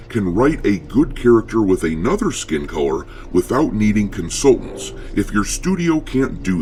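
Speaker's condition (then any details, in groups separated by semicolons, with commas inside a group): No condition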